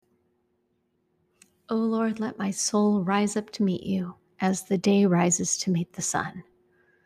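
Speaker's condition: No condition

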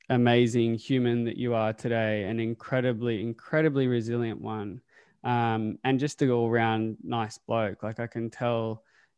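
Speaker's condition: No condition

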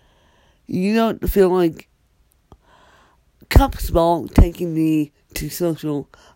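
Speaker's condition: Cerebral palsy

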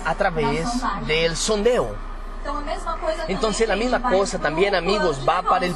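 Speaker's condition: No condition

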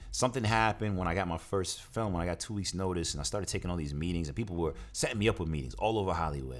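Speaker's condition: No condition

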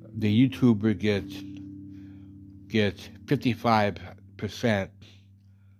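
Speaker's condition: Stuttering; long-standing stuttering problem; practices speaking by recording own voice on phone app and listening back, podcast as outlet; possibly noticeable to listeners; repeated words, prolonged sounds

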